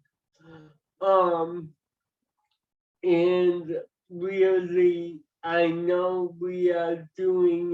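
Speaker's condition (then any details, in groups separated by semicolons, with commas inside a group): Cerebral palsy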